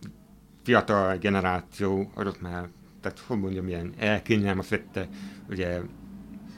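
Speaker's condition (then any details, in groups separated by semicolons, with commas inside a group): Hearing impairment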